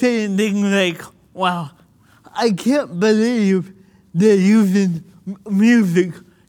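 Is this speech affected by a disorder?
Yes: cerebral palsy; listeners may need to rewind.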